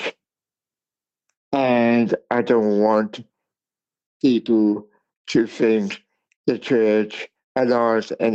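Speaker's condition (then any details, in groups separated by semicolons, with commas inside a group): Cerebral palsy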